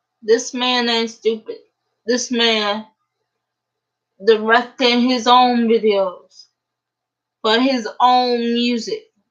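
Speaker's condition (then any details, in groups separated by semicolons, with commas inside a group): Cerebral palsy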